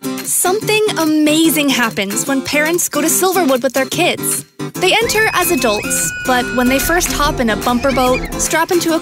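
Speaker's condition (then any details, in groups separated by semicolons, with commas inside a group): No condition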